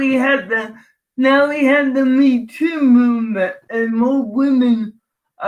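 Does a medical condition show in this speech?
Yes: cerebral palsy.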